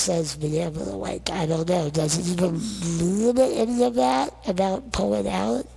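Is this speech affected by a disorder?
Yes: non-progressive muscular dystrophy.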